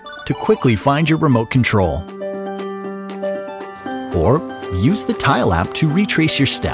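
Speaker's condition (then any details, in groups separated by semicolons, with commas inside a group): No condition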